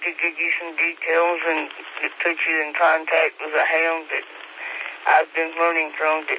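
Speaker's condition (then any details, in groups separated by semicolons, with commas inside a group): Speech impediment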